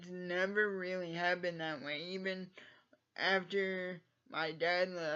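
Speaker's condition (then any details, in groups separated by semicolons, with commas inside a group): Cerebral palsy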